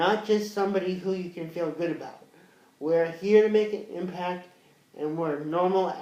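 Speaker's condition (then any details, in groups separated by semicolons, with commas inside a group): Cerebral palsy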